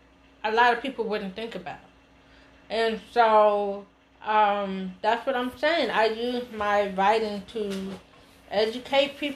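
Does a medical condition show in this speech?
Yes: hearing loss; 80% hearing loss from birth, umbilical cord around neck, red hearing aids, taught Signing Exact English; hears and speaks well, understands sign language, signs less fluently.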